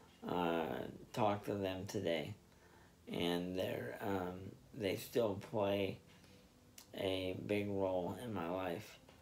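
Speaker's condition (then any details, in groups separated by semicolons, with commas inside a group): Spastic diplegia cerebral palsy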